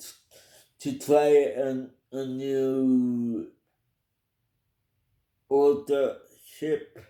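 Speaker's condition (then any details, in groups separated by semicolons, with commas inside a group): Cerebral palsy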